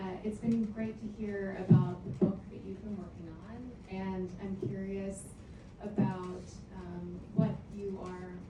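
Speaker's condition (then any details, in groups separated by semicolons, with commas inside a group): No condition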